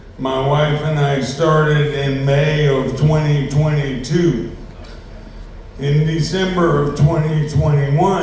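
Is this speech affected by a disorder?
Yes: ALS; neurodegenerative.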